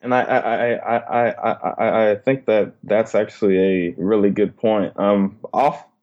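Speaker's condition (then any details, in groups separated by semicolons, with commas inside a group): Stuttering; stuttering since very young age, covert stuttering through high school, sought help in college; pauses and breaks in speech due to stuttering, disfluent moments; parental pressure to control stuttering led to slower speech, more pausing; repeated words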